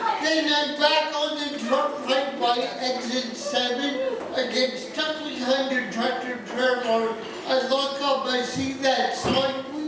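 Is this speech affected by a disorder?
Yes: cerebral palsy.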